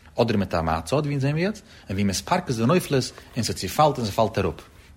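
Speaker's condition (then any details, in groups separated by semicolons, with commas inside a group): No condition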